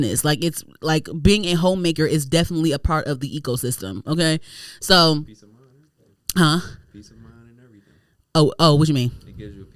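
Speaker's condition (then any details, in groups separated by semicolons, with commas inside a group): No condition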